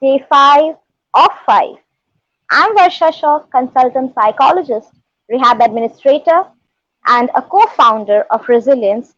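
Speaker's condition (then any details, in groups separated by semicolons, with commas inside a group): No condition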